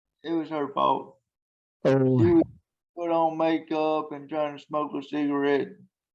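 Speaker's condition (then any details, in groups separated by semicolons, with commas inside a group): Traumatic brain injury; car accident at age 7, head surgery, left side affected; since car accident at age 7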